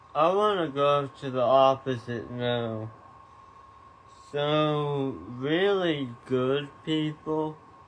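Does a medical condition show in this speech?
Yes: tongue cancer surgery.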